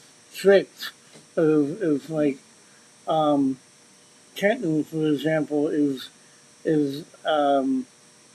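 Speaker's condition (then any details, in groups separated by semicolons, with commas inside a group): Cerebral palsy; since birth; speech impediment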